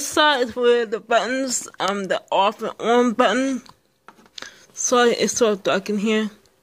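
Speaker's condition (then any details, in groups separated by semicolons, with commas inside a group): Speech impairment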